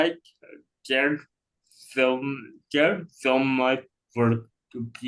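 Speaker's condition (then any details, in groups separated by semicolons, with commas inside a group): Cerebral palsy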